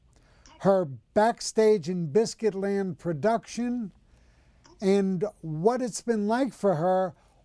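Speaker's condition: No condition

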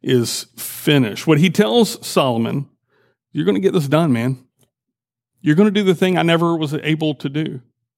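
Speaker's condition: No condition

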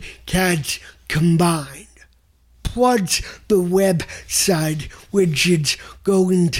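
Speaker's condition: Cerebral palsy; motor impairment

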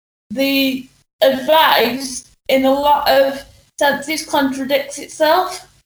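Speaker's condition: Cerebral palsy; drinking and all daily tasks

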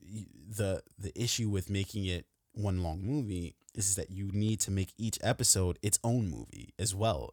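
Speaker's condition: No condition

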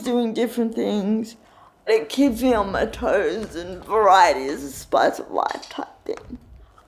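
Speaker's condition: Cerebral palsy; full-time wheelchair user

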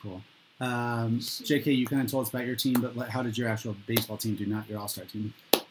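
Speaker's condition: No condition

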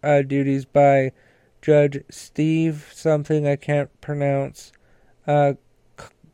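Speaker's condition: Stutter; stuttering disruption while reading news aloud, paused mid-sentence to explain stutter and apologize; repeated sounds

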